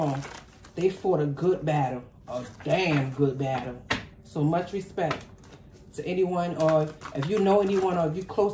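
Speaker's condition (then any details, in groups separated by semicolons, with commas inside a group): No condition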